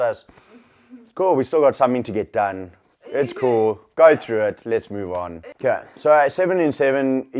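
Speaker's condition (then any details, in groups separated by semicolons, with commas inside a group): No condition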